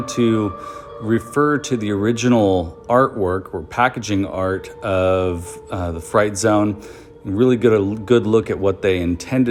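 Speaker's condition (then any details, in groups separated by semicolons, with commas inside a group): No condition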